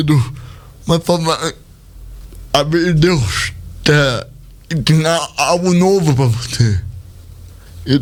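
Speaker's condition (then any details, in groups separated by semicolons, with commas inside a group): Cerebral palsy; speech not normal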